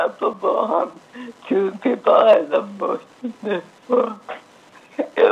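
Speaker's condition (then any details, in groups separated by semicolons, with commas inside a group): ALS; all limbs affected except left hand, declined tracheostomy; about 2.5 years since diagnosis, progressive; voice unrecognizably changed, visible speaking difficulty, expects respiratory failure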